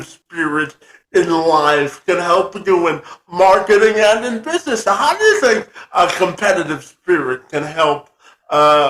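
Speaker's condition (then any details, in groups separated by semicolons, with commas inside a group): Cerebral palsy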